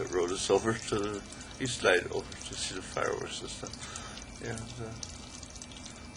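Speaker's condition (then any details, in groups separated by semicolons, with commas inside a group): ALS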